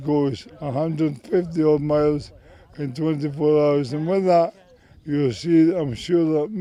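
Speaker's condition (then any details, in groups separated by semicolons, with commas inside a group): MND; terminal, whole body affected, muscle wastage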